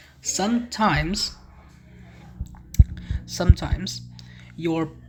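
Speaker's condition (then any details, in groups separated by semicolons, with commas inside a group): No condition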